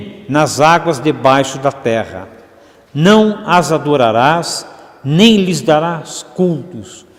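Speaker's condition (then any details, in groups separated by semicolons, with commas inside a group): No condition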